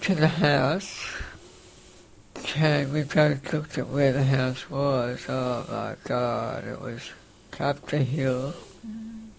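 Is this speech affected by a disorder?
Yes: facioscapulohumeral muscular dystrophy, facioscapulohumeral (FSHD); diagnosed about age 10, named facioscapulohumeral form in late 20s, early prognosis life to 14-19; uses respirator; respirator pump wheezing audible in recording.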